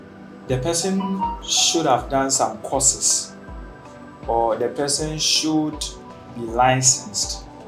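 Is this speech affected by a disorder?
No.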